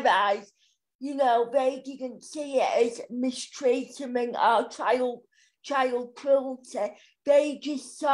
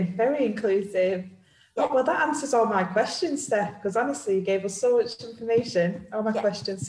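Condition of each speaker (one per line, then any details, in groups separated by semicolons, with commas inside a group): Cerebral palsy; physical disability only, wheelchair user
No condition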